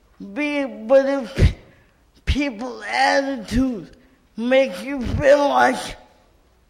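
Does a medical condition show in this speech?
Yes: cerebral palsy; cerebral palsy from birth, did not get needed physical therapy in childhood.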